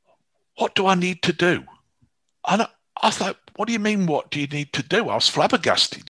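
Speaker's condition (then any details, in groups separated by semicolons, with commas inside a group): No condition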